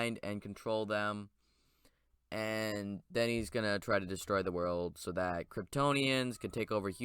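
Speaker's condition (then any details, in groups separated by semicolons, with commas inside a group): No condition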